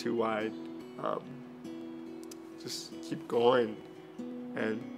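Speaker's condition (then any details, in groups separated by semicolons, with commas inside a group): Cerebral palsy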